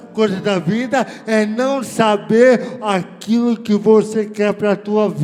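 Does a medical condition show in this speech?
Yes: cerebral palsy.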